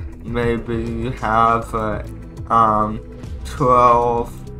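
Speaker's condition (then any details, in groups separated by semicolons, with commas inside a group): Cerebral palsy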